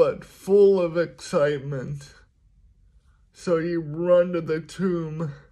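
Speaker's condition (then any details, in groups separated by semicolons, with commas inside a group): Cerebral palsy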